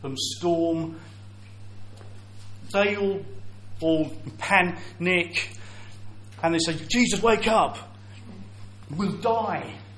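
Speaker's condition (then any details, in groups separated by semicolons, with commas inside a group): Stammer; audible stammer; prolonged sounds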